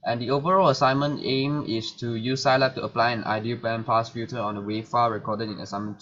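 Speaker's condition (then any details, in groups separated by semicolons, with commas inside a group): No condition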